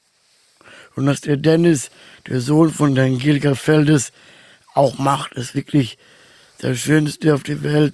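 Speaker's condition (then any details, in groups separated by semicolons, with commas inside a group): Down syndrome; trisomy 21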